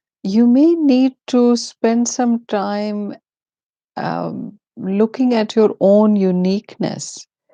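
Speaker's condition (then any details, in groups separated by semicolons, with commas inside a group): No condition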